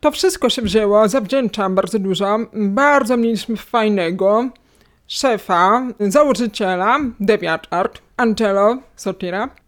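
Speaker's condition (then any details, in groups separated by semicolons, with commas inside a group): Hearing loss, cochlear implant, acquired; lost hearing in adolescence, cochlear implant at age 16, electrodes behind ear, external part, Apple-linked latest model; two years of rehabilitation to decode words, relearned listening to English, once unable to converse in English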